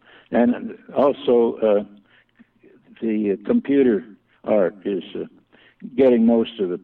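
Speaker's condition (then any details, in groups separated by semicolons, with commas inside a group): Parkinson's; slowly progressive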